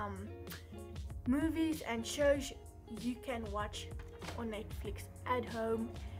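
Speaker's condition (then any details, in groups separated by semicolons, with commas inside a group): No condition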